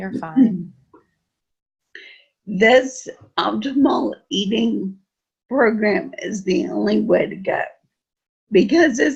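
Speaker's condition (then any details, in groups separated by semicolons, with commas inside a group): Friedreich's ataxia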